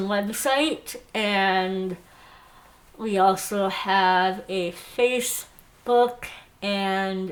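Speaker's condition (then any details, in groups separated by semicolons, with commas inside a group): Moebius syndrome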